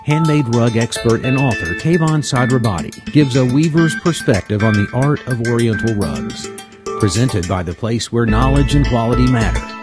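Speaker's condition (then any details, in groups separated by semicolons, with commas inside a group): No condition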